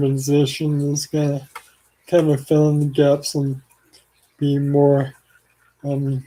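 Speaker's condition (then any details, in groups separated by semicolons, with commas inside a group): ALS; increasing slurring, saliva and phlegm buildup, frequent swallowing, tired voice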